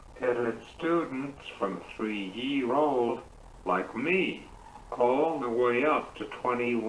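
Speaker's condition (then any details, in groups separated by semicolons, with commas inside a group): Cerebral palsy; uses wheelchair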